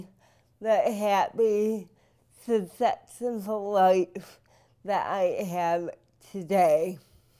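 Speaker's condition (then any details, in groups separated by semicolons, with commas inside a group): Cerebral palsy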